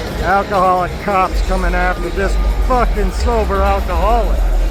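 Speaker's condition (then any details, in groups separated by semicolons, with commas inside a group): No condition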